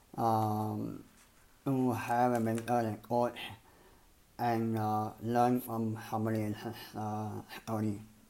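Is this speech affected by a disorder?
Yes: cleft palate and lip; developed a very different way of speaking, ongoing speech impediment.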